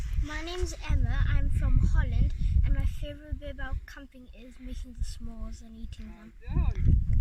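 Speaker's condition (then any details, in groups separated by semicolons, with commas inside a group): No condition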